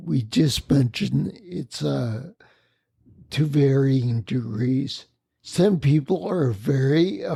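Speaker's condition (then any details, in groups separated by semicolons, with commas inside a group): Spinocerebellar ataxia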